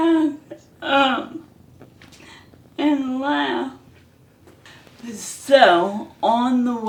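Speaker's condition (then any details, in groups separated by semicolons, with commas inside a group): ALS; hand onset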